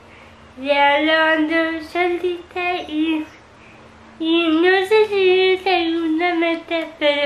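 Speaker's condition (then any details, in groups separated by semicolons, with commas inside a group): Cerebral palsy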